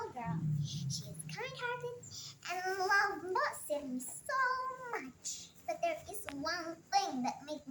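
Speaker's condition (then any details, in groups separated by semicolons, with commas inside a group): No condition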